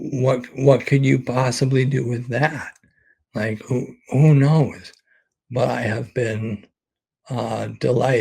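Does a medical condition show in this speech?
Yes: ALS; expects to lose voice very soon.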